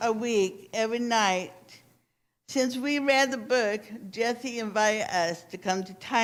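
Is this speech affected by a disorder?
Yes: cerebral palsy.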